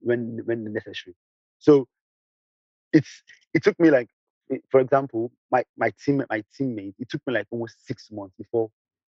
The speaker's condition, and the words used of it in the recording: Stuttering. Maybe because I stuttered, or maybe because I spoke too fast.